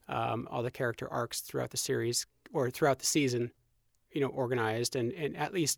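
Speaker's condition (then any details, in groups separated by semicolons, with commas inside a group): No condition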